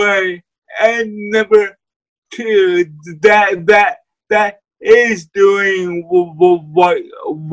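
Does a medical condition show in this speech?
Yes: cerebral palsy.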